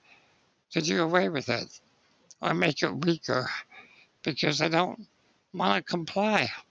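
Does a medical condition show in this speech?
Yes: spinal muscular atrophy; congenital, wheelchair use whole life.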